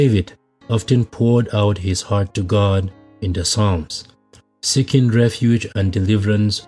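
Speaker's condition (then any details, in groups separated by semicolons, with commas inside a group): No condition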